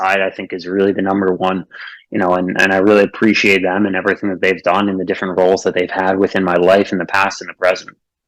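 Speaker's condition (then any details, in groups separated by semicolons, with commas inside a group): No condition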